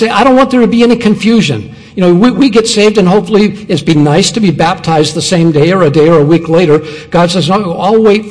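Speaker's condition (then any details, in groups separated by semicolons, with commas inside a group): No condition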